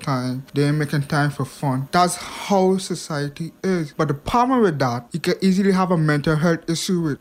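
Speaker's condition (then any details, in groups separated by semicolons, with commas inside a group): Hearing impairment; past speech impediment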